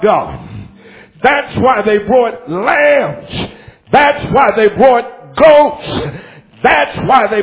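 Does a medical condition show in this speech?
No.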